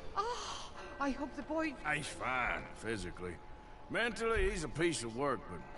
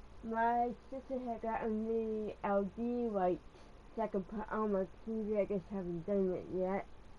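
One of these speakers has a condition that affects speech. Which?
The second: cerebral palsy.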